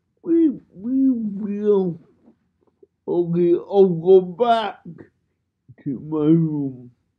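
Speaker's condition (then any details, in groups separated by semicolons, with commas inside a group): Cerebral palsy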